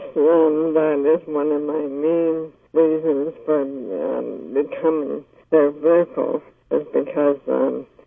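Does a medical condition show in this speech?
Yes: ALS; ALS diagnosed 1986, 23 years ago, given 3 to 5 years, major decline in first 3 years, wheelchair user; uses medical marijuana since 1989, Myakka Gold, describes self as disabled, on telephone with husband Bob; lost ability to cough, choked on saliva, choking resolved with cannabis, speech improved.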